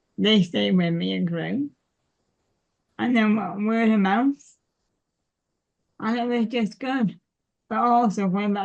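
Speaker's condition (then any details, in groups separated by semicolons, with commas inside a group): Cerebral palsy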